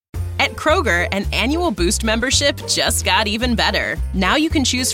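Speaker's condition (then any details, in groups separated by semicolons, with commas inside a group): No condition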